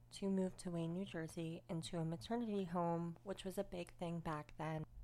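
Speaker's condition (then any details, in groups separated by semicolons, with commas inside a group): Cleft lip and palate, unilateral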